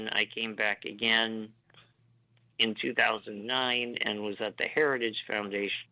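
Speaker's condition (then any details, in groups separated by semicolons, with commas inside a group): Duchenne muscular dystrophy; power chair since about age 10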